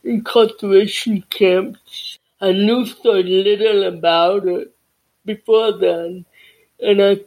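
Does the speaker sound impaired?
Yes: deafness.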